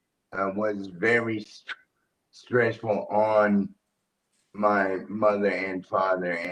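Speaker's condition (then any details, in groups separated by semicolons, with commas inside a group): Cerebral palsy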